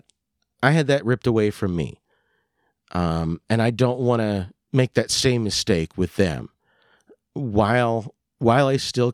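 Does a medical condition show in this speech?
No.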